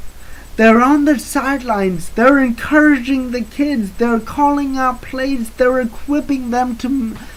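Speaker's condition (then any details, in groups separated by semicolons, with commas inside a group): Cerebral palsy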